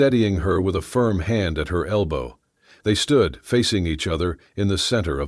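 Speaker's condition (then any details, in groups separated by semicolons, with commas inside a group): No condition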